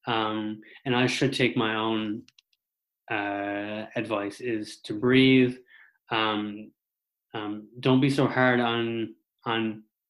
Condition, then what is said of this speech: Stuttering. But I could go out to the grocery store tonight to pick up snacks and I can't get a word out to the cashier.